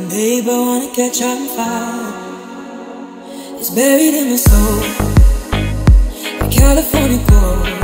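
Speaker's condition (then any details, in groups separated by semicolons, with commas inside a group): No condition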